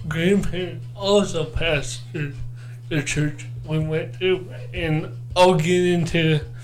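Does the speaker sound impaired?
Yes: cerebral palsy; born not breathing.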